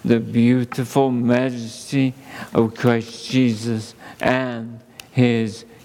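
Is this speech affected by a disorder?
Yes: ALS; under neurologist care.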